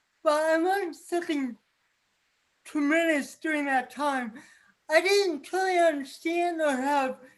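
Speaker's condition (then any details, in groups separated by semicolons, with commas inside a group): Cerebral palsy; from birth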